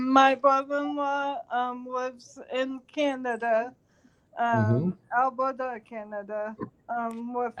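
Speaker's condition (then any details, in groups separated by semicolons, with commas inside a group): Cerebral palsy; talks too fast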